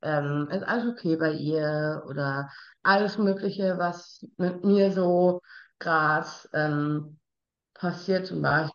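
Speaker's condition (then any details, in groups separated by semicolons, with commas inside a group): Down syndrome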